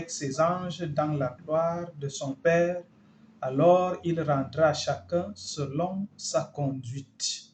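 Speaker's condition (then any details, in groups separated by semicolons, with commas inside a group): No condition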